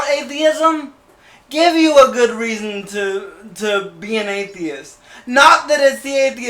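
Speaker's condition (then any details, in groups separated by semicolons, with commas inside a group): Cerebral palsy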